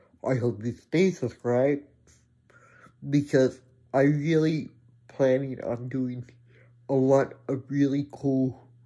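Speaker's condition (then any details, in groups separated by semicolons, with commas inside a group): Athetoid cerebral palsy; speech, wheelchair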